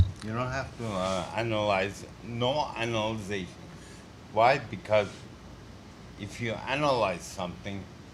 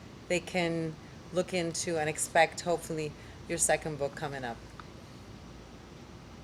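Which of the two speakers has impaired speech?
The first: multiple sclerosis; diagnosed at age 17.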